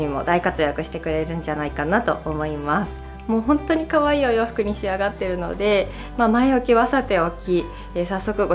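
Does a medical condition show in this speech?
No.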